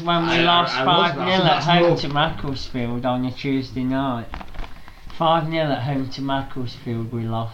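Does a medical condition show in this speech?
No.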